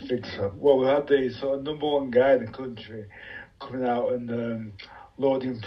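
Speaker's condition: Motor neuron disease; first physiotherapist Amy Parkes

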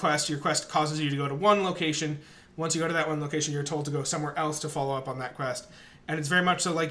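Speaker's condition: No condition

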